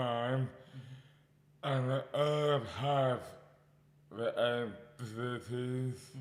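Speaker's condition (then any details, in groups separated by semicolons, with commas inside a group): Dystonia; mouth impairment affects speech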